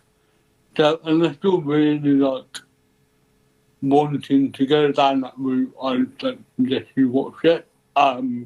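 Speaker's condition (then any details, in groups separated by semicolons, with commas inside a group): Cerebral palsy; ataxic type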